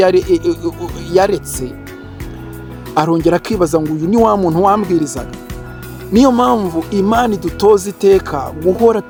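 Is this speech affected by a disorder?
No.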